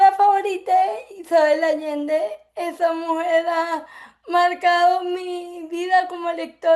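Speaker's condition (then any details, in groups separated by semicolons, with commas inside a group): Cerebral palsy; from birth; affects speech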